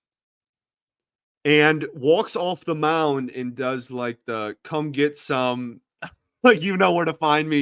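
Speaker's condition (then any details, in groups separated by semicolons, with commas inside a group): No condition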